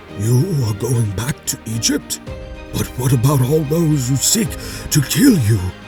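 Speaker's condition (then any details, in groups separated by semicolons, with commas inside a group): No condition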